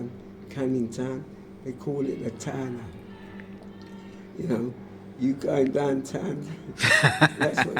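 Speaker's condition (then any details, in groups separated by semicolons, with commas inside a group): Motor neurone disease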